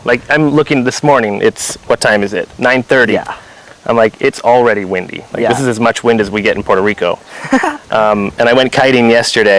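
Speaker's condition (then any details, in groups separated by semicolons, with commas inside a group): No condition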